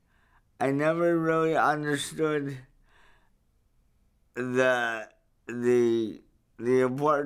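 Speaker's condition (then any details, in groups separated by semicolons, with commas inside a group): Cerebral palsy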